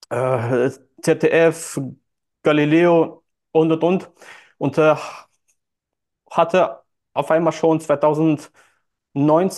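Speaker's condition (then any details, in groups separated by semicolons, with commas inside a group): Stuttering; since childhood, hard in childhood, youth, school and nearly all speaking situations; compensates by outsourcing phone calls, social media and texting, speaks on stage; speech hangs at times, part-word repetitions; repeated words, prolonged sounds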